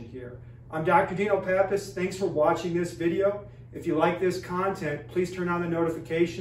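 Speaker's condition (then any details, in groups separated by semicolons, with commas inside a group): No condition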